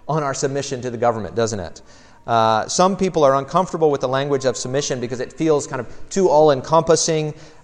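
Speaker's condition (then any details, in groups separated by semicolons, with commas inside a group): No condition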